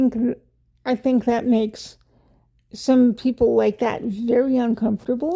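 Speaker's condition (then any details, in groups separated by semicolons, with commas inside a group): Cerebral palsy; wheelchair user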